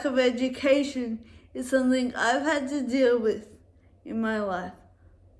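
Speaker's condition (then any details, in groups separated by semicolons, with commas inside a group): Cerebral palsy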